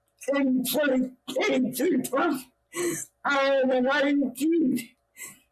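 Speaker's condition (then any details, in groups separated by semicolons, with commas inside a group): Cerebral palsy; own voice needs subtitles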